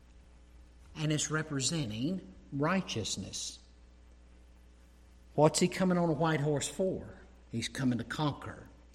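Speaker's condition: No condition

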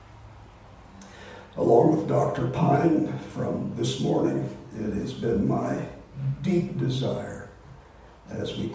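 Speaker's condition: Voice disorder; not contagious

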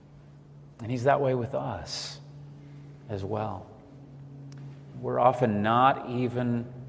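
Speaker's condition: No condition

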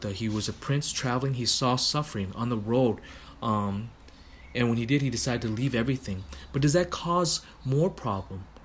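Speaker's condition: No condition

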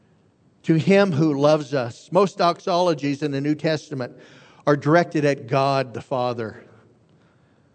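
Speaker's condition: No condition

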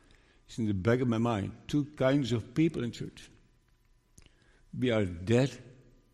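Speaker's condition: Parkinson's disease; still preaching

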